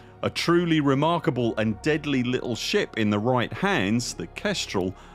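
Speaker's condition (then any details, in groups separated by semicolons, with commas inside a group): No condition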